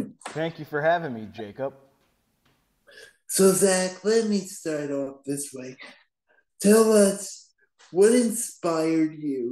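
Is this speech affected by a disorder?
Yes: cerebral palsy.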